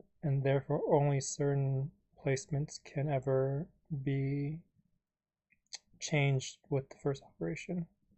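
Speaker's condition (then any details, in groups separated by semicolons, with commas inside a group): No condition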